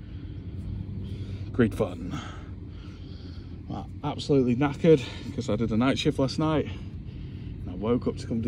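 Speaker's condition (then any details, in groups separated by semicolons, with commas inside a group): No condition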